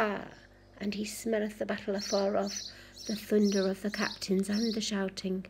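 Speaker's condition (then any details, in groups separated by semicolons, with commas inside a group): No condition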